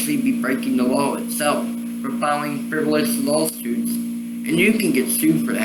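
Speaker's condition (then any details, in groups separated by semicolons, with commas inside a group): Cerebral palsy; voice sound affected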